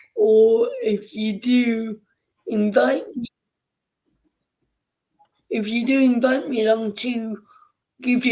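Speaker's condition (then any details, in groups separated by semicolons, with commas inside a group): Cerebral palsy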